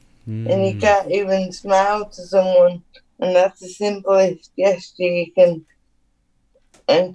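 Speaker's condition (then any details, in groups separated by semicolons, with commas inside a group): Cerebral palsy; needs adapted housing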